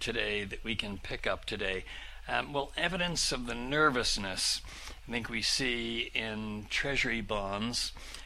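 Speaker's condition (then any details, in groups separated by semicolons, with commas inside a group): No condition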